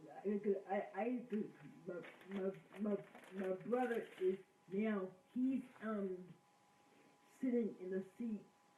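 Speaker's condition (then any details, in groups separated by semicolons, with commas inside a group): Cerebral palsy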